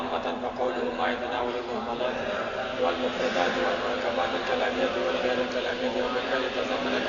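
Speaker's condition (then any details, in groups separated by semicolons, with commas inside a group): No condition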